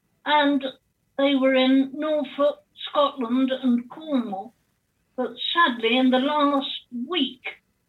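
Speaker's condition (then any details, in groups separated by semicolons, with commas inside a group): Cerebral palsy quadriplegia; permanent wheelchair user, much pain from surgery, spasm when moved suddenly, in her 70s, 24/7 care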